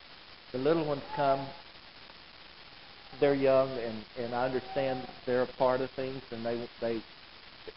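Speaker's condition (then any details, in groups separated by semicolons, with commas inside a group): No condition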